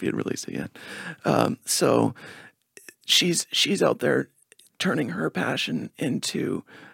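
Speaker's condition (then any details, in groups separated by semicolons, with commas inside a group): Spasmodic dysphonia; lower voice less consistent, higher pitch more pinched but words get out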